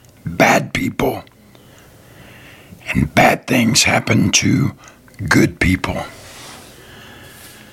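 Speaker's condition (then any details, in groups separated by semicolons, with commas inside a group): Throat cancer, partial laryngectomy; 10 surgeries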